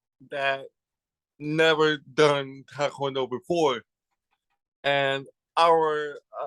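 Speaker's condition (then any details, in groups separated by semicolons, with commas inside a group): Cerebral palsy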